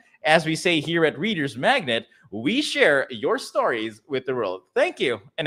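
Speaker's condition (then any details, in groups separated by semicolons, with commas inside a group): No condition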